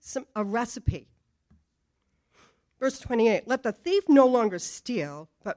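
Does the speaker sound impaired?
No.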